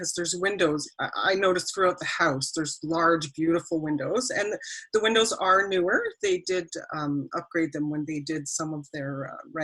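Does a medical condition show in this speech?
No.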